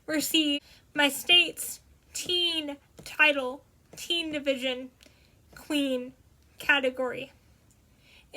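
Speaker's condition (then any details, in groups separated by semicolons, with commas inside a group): Cerebral palsy; spasticity in hands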